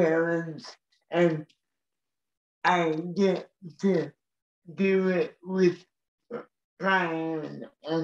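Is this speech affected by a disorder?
Yes: cerebral palsy; wheelchair user; severe.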